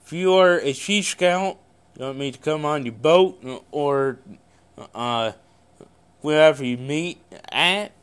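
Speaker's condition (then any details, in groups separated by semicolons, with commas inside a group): Cerebral palsy; congenital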